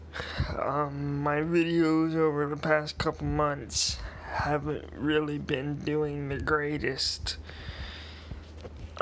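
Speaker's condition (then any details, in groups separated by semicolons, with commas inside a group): Cerebral palsy, mild; speech sometimes affected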